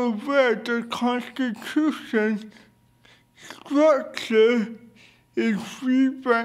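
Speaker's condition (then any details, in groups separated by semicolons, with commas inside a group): Cerebral palsy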